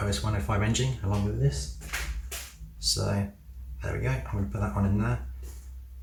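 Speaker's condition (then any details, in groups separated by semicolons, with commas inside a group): No condition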